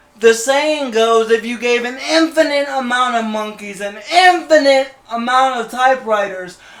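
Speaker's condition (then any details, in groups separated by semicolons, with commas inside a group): Cerebral palsy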